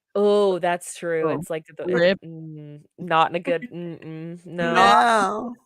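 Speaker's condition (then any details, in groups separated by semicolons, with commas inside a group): No condition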